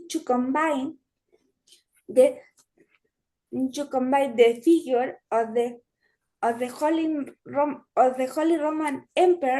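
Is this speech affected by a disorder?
Yes: cerebral palsy; limits current activity.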